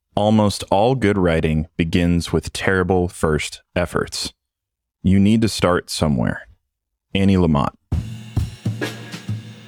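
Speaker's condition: No condition

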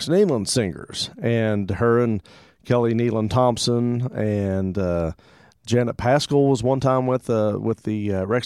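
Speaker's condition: No condition

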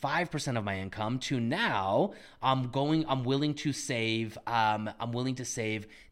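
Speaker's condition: No condition

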